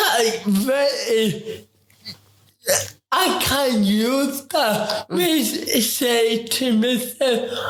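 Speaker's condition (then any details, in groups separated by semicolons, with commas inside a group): Ataxic cerebral palsy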